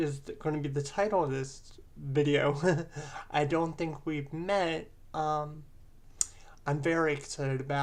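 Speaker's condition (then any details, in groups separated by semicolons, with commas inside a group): Cerebral palsy; present from birth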